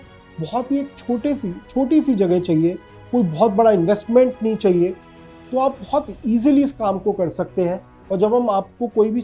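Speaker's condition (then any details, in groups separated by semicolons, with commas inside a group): No condition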